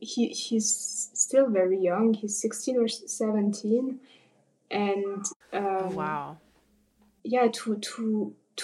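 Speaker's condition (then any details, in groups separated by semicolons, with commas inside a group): Covert stuttering; gradual onset in puberty, worse end of high school, father stuttered, therapy exercises unhelpful; early in accepting stutter, trying to be less covert; hid stutter with techniques in German, French, not in English, grew silent from fear; repeated sounds, repeated words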